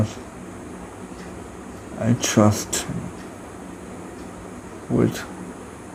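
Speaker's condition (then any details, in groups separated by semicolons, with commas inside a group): Cerebral palsy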